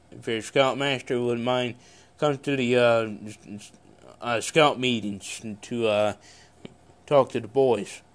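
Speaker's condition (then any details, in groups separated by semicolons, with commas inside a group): Cerebral palsy; congenital, no known medical cause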